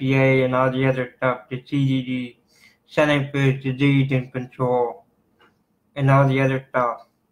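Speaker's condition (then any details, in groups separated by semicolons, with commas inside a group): Cerebral palsy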